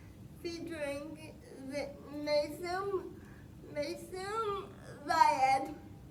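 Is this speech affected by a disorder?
Yes: spastic quadriplegic cerebral palsy.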